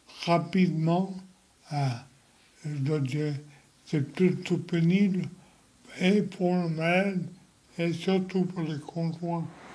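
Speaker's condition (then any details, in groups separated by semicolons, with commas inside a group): Multiple sclerosis; rapid progression despite immunosuppressants, wheelchair, needs transfer help; 46 years since onset, bed and wheelchair, ongoing medications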